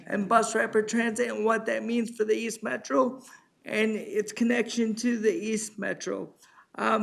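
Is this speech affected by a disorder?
Yes: cerebral palsy.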